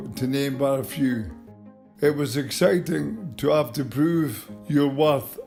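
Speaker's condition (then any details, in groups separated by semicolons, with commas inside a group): Motor neurone disease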